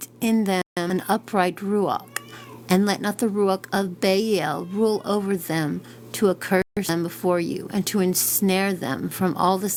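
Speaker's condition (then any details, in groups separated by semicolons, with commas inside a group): No condition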